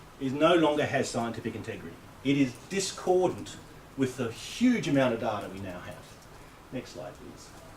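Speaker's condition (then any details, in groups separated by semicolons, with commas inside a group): No condition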